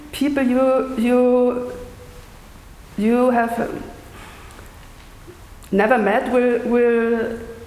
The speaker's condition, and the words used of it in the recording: Stuttering. When I stutter without any fear, I do beautiful, smooth repetitions, like little circular movements, like locks or ornaments.